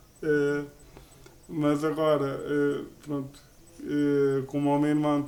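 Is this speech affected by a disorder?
Yes: cerebral palsy; uses a wheelchair.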